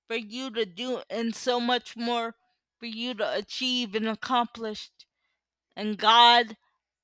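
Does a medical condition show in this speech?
Yes: cerebral palsy.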